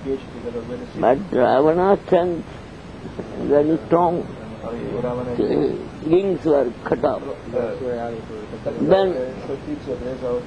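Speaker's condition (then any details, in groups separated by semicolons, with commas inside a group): Deafness; questions from listeners not taken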